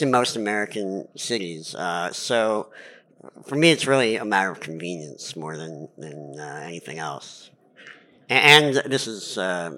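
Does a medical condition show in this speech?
Yes: cleft palate; lifelong.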